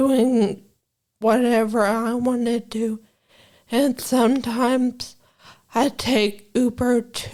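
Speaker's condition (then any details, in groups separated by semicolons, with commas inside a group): Brain injury from aneurysm; caused by brain aneurysm; onset age 18, about five years since injury; voice sounds different, may be hard to understand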